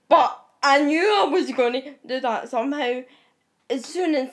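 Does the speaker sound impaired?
Yes: cerebral palsy; wheelchair user.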